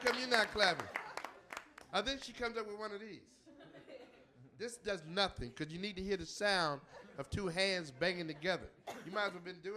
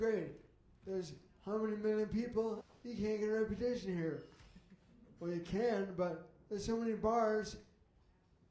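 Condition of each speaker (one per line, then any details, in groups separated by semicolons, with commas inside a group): No condition
Traumatic brain injury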